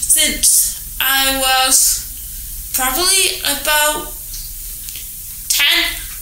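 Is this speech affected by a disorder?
Yes: cerebral palsy; unable to stand, walk or sit independently, limited hand use; relies on power chair, needs help with eating, drinking and all daily tasks, employs own staff team.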